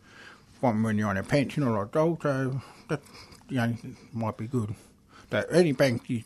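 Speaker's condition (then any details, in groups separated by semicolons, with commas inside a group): Deafness; struggles when people talk quickly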